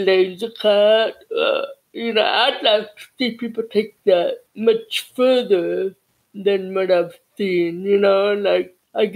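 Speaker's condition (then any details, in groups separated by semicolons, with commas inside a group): Cerebral palsy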